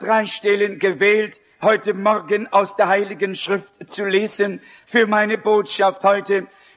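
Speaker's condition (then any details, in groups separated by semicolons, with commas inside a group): No condition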